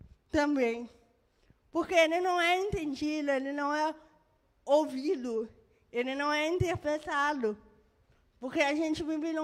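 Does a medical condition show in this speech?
Yes: cerebral palsy; birth brain injury; moderate.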